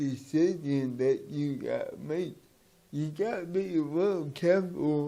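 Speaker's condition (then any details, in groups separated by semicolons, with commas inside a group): Cerebral palsy; from birth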